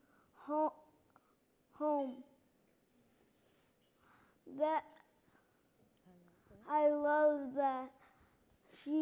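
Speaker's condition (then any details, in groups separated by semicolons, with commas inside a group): Cerebral palsy; left hand and left side affected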